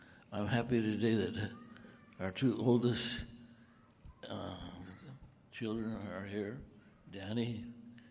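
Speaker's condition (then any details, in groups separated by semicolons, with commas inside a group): Parkinson's; over 14 years since onset; wife Liz is chauffeur and lifeline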